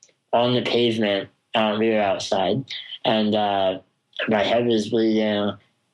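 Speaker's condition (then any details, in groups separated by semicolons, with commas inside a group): Spinal muscular atrophy; jaw and tongue weakness affects talking, may be difficult to understand, described as mumbly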